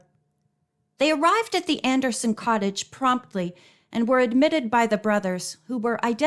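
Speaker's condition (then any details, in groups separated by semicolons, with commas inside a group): No condition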